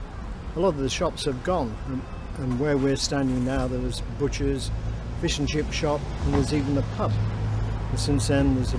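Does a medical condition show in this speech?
No.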